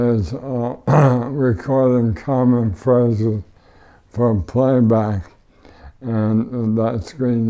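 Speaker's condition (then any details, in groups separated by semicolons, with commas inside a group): ALS; tracheotomy, wheelchair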